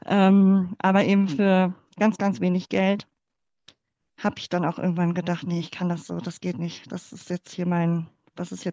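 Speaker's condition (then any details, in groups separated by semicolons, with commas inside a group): Cleft palate; congenital, born in former GDR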